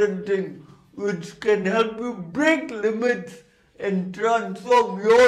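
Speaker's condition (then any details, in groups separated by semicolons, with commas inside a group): Cerebral palsy; congenital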